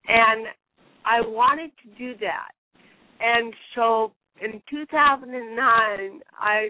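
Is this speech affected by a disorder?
Yes: cerebral palsy; lifelong, since birth, car ran onto parents' lawn when mother six months pregnant.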